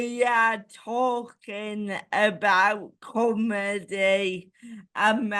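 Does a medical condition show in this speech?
Yes: cerebral palsy; ataxic type.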